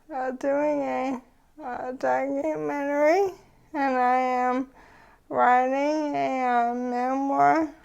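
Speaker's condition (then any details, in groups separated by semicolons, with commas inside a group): ALS; affects legs and voice; voice affected and slowing down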